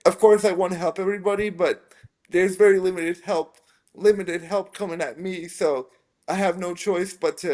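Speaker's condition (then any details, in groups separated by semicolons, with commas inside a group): Spastic quadriplegic cerebral palsy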